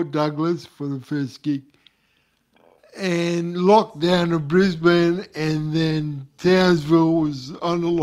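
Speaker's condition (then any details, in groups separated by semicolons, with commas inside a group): Cerebral palsy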